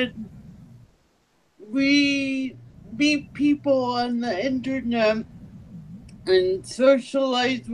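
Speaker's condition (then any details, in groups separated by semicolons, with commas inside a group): Cerebral palsy; able to speak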